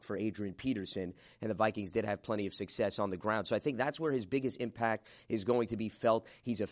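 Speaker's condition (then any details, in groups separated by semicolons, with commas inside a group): No condition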